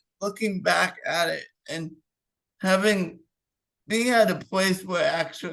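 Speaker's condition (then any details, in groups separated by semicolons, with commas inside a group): Cerebral palsy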